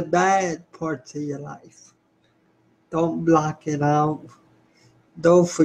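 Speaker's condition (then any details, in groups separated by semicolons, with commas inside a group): Spastic cerebral palsy; spastic quadriplegic, all four limbs including hands; speech not free-flowing, short of breath while talking, still sings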